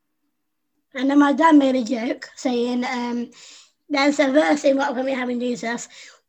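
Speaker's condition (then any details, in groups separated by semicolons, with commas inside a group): Down syndrome; congenital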